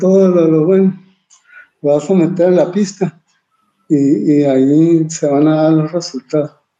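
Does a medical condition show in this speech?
Yes: Parkinson's disease; onset around age 29, 23 years since onset; visible tremor, involuntary movements during recording.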